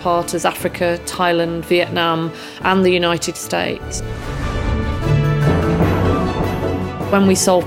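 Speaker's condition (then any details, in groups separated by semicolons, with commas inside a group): No condition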